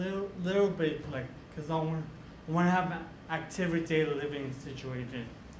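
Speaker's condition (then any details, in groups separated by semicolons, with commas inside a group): Traumatic brain injury; ataxia affecting balance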